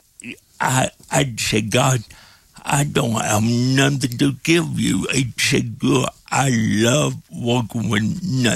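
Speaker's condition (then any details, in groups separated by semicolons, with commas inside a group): Cerebral palsy; speech described as greatest liability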